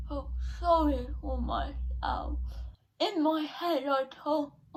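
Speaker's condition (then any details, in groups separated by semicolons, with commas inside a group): Cerebral palsy; not quadriplegic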